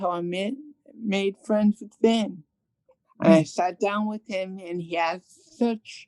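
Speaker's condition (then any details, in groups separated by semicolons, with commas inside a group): Cerebral palsy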